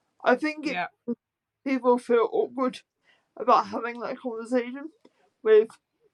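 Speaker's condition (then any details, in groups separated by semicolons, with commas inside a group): Spastic quadriplegic cerebral palsy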